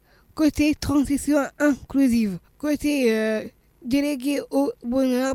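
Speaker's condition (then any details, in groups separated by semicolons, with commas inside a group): Down syndrome; swallowing problems, slowness, childhood speech therapy to tone tongue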